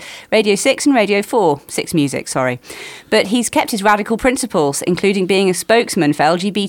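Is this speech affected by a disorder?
No.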